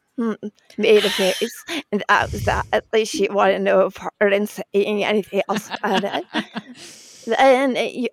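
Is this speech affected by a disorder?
Yes: spasmodic dysphonia; vocal cord disorder, diagnosed after praying for normal voice, repeated Botox injections silenced voice; voice may sound like glitching audio, shaky, likened to NPR host Diane Rehm.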